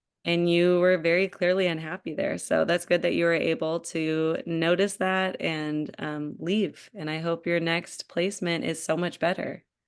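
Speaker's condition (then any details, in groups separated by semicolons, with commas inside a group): No condition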